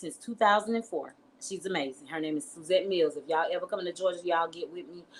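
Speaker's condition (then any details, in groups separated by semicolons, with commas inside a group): No condition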